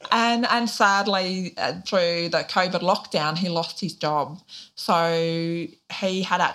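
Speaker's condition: Deafness, profound; born deaf

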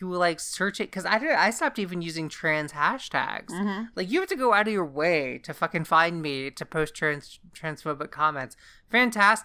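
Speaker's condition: No condition

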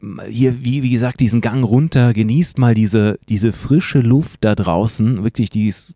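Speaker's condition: No condition

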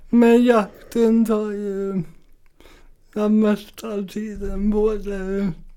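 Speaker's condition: Cerebral palsy; mainly affects speech and balance

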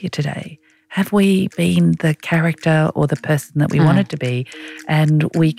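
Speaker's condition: No condition

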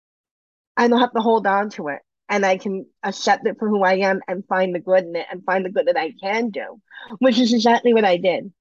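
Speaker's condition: Bilateral cleft lip and palate; surgeries needed to function normally with eating, speaking, drinking

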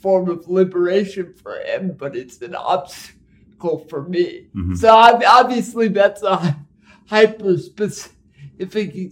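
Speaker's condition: Cerebral palsy; ride-sharing like Uber an obstacle

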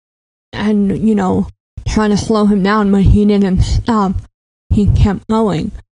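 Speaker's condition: Cleft palate; congenital, affected ears, teeth and nose, 5 or 6 ear tubes for lifelong chronic ear infections; predicted at birth mute or severely impeded, speech classes once or twice weekly through elementary school

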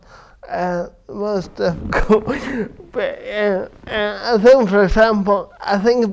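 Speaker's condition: Cerebral palsy; from birth; affects verbal speech

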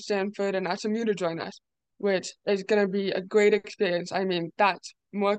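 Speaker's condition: Deafness; deaf or hard of hearing

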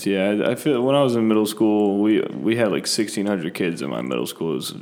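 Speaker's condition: No condition

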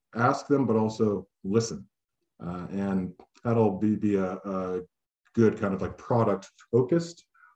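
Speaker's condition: Stuttering; lifelong stutter, cannabis reported to help stuttering; repeated sounds

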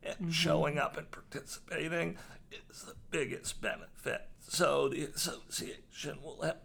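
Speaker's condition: Voice disorder; acquired voice disorder

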